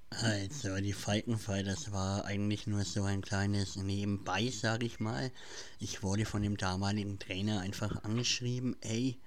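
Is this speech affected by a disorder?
Yes: cleft palate; since childhood, still present; speech impediment, listener messages said cannot be heard, mimicked at school, class laughed at reading aloud.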